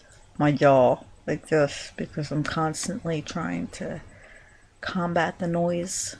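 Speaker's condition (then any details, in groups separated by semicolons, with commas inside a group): No condition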